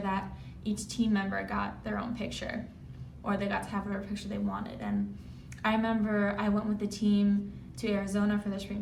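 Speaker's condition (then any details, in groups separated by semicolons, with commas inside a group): No condition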